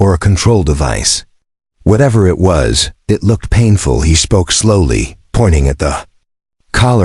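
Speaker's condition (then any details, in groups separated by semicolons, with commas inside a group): No condition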